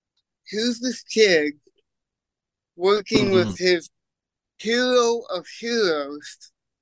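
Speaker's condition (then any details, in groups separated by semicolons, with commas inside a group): Cerebral palsy; congenital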